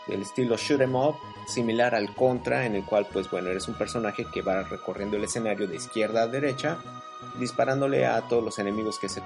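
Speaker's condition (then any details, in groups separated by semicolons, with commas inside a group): No condition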